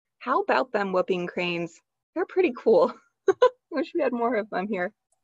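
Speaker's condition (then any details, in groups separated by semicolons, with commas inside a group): No condition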